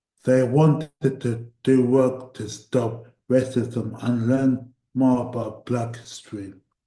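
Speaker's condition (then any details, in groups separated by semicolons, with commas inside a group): Cerebral palsy; voice tires at times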